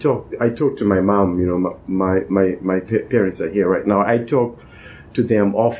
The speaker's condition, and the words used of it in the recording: Stuttering. You know, there are some times where I can't even say a word.